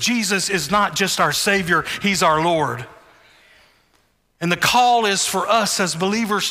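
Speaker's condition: No condition

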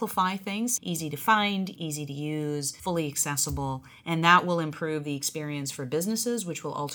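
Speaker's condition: No condition

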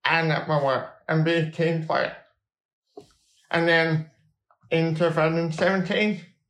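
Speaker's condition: Cerebral palsy

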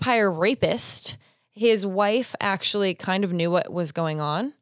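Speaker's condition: No condition

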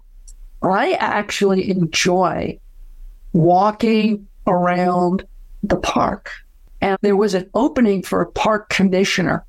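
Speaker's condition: Aphasia after strokes; aphasia from two strokes with heart failure at age 45, later heart transplant, implanted defibrillator; about 16 years after onset, past speech therapy; once could not speak, relearned English and intonation, long monotone, pitch now varies

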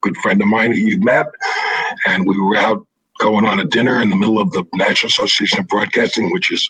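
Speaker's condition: Throat cancer, vocal cords removed; throat cancer from 1996

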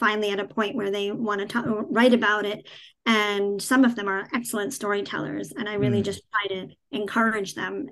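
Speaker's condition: Cleft palate, cleft palate without cleft lip; therapists

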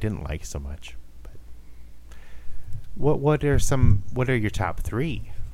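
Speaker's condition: No condition

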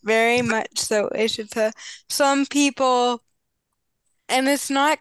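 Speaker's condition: Cerebral palsy; cerebral palsy with cerebral visual impairment, affects motor skills, vision and mobility

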